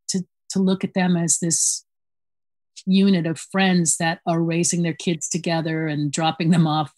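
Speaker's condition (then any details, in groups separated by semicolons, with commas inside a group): No condition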